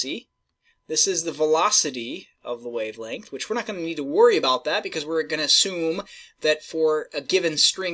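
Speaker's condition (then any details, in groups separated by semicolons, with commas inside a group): No condition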